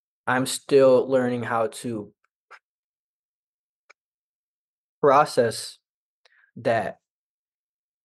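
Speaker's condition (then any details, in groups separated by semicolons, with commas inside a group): Stuttering; previously could not speak well, sometimes hides stutter around friends and family; blocks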